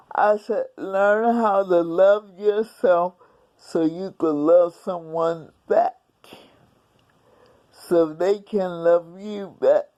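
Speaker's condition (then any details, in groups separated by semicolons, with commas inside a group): Cerebral palsy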